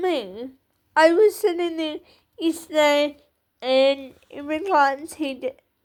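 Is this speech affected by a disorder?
Yes: cerebral palsy.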